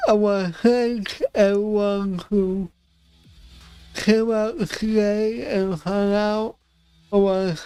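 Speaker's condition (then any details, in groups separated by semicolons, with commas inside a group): Cerebral palsy; affects voice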